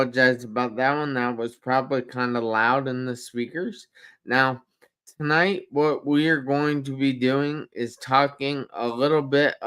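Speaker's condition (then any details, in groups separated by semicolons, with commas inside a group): Traumatic brain injury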